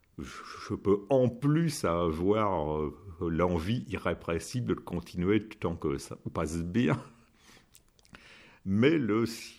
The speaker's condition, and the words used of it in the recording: Stuttering. Et de surcroît, dans mon cas, où ma voix peut se bloquer.